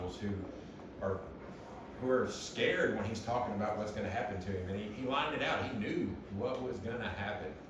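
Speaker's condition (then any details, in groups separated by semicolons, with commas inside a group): No condition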